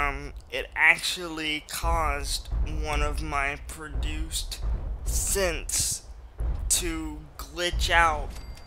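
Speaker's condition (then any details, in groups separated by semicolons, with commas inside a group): Cerebral palsy, mild; speech sometimes affected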